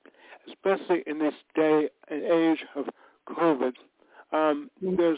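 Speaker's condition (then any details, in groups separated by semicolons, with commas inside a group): Cerebral palsy; from birth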